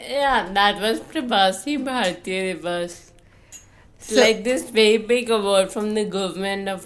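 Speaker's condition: Friedreich's ataxia; diagnosed age 12-13 in UAE, progressive muscle degeneration, described as terminal, wheelchair user since teens

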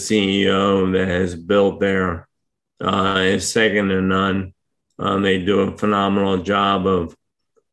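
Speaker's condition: ALS; difficulty speaking for long periods

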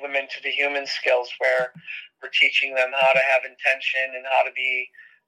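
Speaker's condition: No condition

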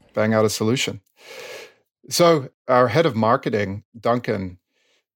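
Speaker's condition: No condition

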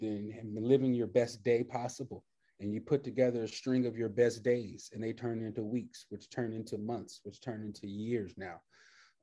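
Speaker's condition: No condition

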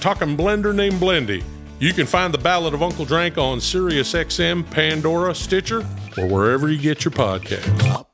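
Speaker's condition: No condition

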